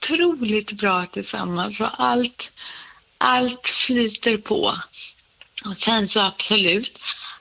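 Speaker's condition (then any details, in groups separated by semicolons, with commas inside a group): Cerebral palsy; speech slightly affected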